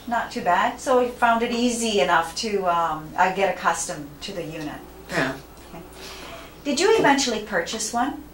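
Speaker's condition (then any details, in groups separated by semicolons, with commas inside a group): No condition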